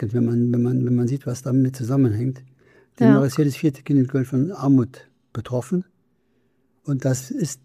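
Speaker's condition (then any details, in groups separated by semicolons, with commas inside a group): Parkinson's disease; speech therapy, nine weekly exercise sessions incl. therapeutic boxing, Ping-Pong Parkinson, DBS largely replacing medication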